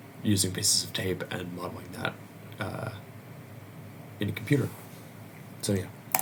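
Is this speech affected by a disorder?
No.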